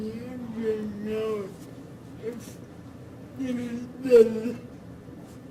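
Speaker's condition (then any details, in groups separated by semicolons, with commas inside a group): Cerebral palsy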